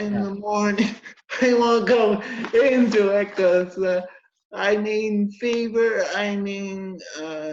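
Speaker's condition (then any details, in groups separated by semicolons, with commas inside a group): Cerebral palsy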